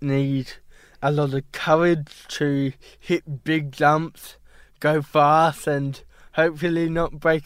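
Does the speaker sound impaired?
Yes: cerebral palsy; diagnosed at 12 months at Westmead Hospital, ski poles hard to place; at diagnosis told may never walk or talk.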